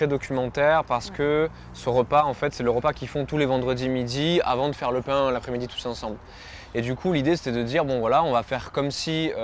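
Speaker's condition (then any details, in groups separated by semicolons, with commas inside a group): No condition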